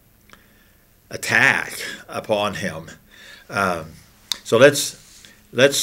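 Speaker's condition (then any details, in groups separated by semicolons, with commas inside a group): No condition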